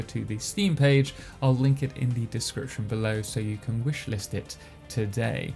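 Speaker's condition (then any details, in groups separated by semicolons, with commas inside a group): No condition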